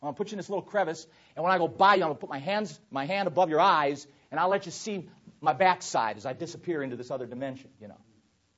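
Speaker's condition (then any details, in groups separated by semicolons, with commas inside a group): No condition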